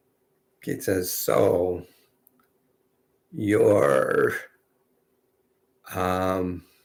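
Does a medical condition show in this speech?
Yes: multiple sclerosis.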